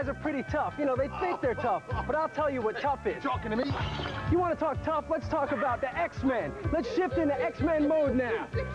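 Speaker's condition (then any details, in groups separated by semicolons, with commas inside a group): No condition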